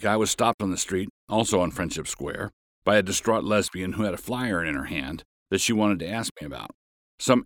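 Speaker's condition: No condition

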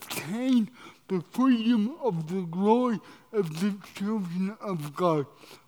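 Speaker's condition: Cerebral palsy

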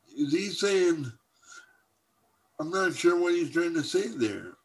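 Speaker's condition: Cerebral palsy; from birth, uses wheelchair, visual perceptual problem from cerebral palsy, strong startle to loud noises; stutters, noticed own stutter during recording, apologized for stuttering

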